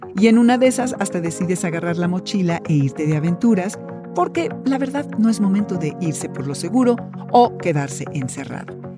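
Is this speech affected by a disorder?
No.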